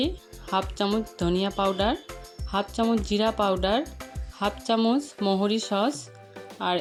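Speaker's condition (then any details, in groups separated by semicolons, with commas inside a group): No condition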